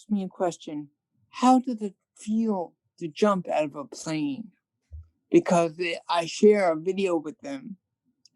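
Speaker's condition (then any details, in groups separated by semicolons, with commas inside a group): Cerebral palsy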